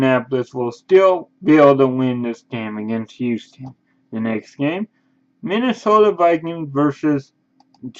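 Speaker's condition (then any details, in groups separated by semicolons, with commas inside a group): Cerebral palsy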